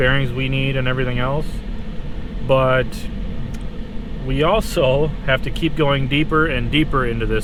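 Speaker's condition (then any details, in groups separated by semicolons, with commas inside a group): No condition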